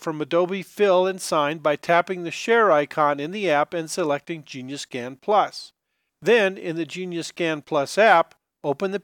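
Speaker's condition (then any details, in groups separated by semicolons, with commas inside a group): No condition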